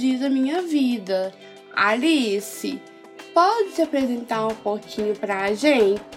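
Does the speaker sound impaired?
Yes: Down syndrome; trisomy 21, congenital, childhood therapies, private lessons, extra support at school and university; adult woman, about 28.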